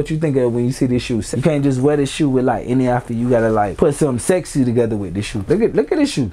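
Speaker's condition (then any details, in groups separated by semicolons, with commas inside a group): No condition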